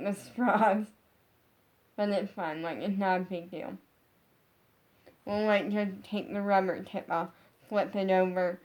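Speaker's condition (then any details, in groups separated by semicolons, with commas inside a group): Brain injury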